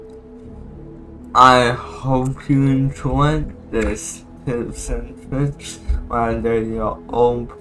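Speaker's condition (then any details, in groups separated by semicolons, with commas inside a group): Cerebral palsy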